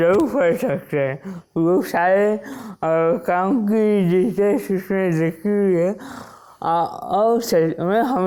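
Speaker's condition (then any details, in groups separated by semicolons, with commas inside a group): Wilson's disease; onset at age 16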